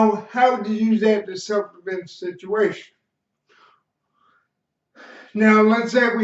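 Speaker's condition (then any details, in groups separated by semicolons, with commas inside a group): Cerebral palsy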